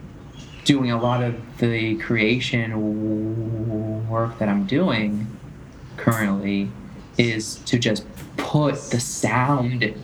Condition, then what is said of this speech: Stuttering. I'm just like, I'm not going to change words anymore.